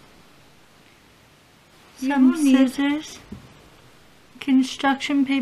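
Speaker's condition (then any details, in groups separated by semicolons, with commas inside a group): Cerebral palsy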